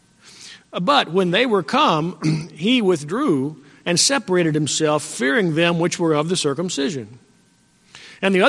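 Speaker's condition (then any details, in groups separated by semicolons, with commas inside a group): No condition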